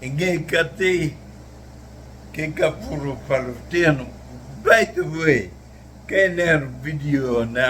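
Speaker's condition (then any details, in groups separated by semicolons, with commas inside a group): Neurological disease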